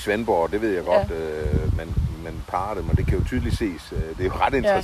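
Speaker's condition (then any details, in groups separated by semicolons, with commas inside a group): No condition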